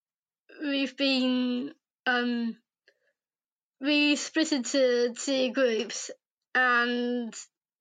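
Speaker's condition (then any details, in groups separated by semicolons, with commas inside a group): Down syndrome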